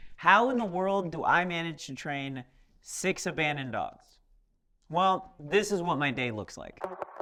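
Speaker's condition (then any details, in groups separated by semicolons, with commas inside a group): No condition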